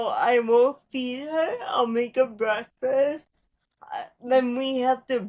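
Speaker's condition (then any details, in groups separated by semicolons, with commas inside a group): Cerebral palsy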